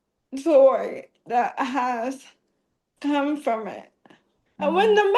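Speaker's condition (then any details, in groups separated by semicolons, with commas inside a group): ALS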